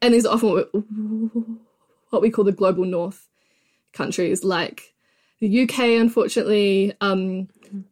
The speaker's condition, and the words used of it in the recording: Stuttering. I have a stammer, so mm. as you have noticed, it like takes me slightly longer to say something sometimes.